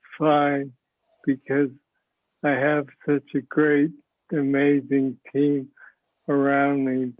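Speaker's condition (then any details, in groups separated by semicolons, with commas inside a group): Parkinson's disease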